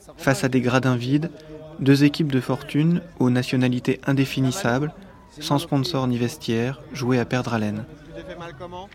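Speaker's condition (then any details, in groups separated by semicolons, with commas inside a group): No condition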